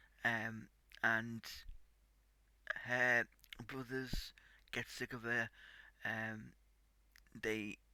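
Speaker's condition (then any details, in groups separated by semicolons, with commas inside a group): Cerebral palsy; tight muscles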